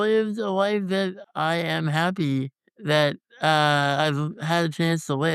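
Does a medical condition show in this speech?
Yes: congenital muscular dystrophy; tracheostomy.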